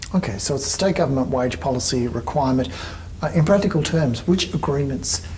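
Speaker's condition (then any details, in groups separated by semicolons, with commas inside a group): No condition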